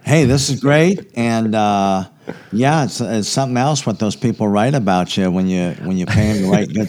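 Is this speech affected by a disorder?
Yes: cleft palate, severe; quiet as a child, stuttered when nervous.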